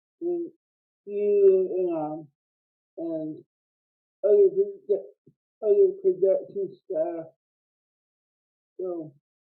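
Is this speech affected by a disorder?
Yes: cerebral palsy.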